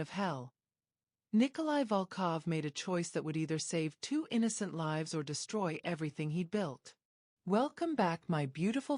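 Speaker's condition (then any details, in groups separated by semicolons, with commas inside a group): No condition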